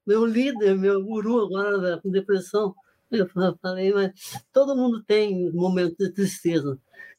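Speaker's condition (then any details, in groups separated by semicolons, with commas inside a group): Parkinson's disease; Parkinson's disease diagnosed 17 years ago, facial rigidity, stiff body; laughter yoga (Yoga do Riso) loosened facial rigidity and body, freer facial expression and movement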